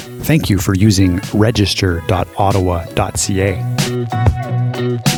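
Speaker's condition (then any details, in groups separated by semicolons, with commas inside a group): No condition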